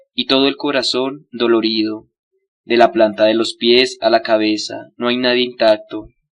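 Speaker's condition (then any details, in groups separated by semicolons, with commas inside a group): No condition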